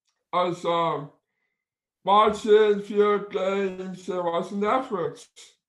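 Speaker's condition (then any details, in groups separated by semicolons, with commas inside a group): Down syndrome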